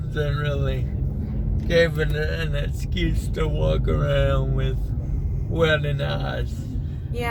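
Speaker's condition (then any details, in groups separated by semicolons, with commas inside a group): Cerebral palsy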